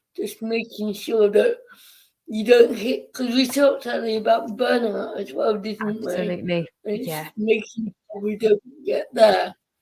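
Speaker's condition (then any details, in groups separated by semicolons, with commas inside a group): Cerebral palsy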